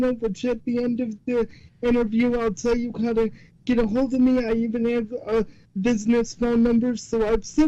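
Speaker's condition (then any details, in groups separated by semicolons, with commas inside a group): Cerebral palsy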